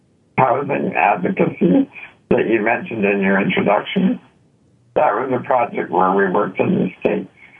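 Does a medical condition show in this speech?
Yes: spinal muscular atrophy; complete quadriplegia from spinal muscular atrophy, personal assistance for bathing, toileting, transportation, formerly chronic care hospital.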